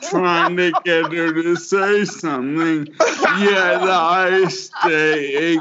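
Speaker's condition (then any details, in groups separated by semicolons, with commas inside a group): Motor neuron disease; can no longer dance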